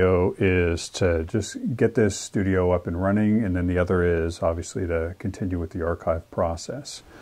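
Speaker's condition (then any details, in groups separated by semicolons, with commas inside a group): No condition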